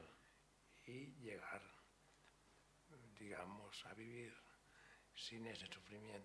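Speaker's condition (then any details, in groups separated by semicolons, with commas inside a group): ALS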